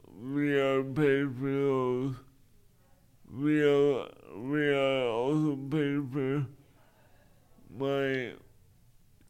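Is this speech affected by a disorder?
Yes: cerebral palsy; wheelchair user 99.9% of the time, limited use of arms.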